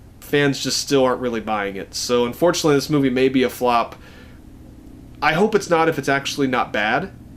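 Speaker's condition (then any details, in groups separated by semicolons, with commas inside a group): No condition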